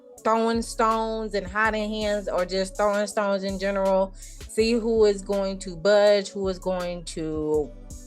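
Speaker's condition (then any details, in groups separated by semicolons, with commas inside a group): No condition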